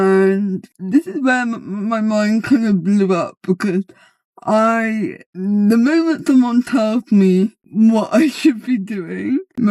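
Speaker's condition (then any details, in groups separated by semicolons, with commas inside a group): Cerebral palsy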